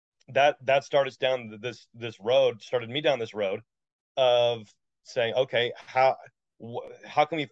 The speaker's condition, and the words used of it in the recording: Stuttering. And so I just through practice, and getting past those fears and, you know, learning ways to get to not be obviously stuttering.